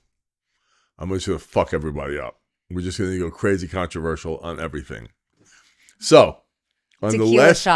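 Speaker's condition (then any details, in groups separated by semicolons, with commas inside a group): No condition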